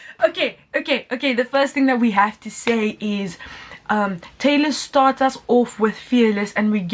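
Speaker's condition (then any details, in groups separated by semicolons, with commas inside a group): No condition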